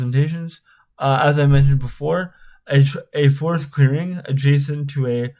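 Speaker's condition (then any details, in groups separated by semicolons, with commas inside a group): Spastic cerebral palsy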